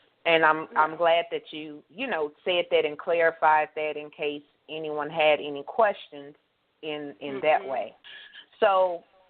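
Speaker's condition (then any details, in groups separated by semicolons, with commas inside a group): No condition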